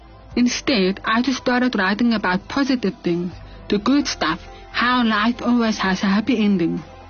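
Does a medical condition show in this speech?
Yes: 97% hearing loss, severe; 97% hearing loss since childhood, struggled understanding in hearing school, cochlear implants for last 6 years; hearing brought up to 80% with cochlear implants.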